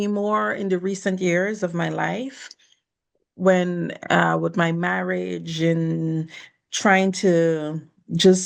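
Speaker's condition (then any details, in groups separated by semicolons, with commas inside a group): No condition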